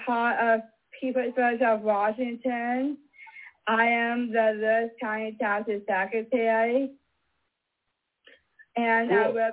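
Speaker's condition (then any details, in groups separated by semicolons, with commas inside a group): Mosaic Down syndrome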